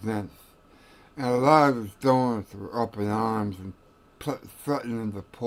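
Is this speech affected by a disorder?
Yes: tongue cancer.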